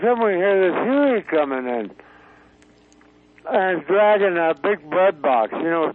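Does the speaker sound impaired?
Yes: stroke; about two years since stroke; not good verbally, avoids phone calls.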